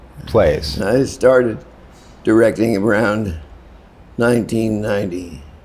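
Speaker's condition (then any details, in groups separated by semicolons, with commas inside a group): Parkinson's; worsening, often debilitating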